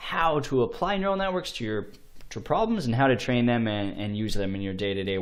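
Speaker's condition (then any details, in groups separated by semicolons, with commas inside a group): No condition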